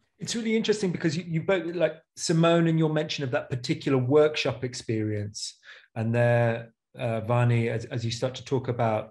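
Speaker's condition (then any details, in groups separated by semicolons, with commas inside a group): No condition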